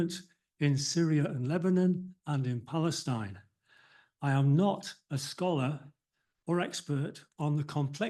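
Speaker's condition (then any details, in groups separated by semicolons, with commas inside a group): No condition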